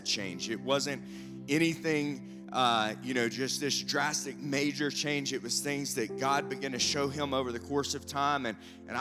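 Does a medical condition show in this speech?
No.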